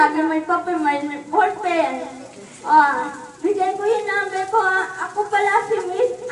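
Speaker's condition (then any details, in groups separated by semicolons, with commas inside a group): Cerebral palsy; needs handrails to stand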